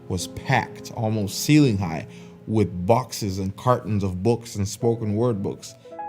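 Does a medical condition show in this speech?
No.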